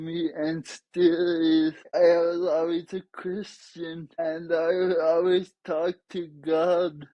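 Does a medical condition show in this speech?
Yes: traumatic brain injury; caused by accident.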